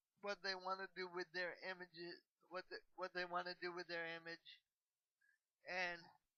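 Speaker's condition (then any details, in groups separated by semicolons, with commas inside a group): Cerebral palsy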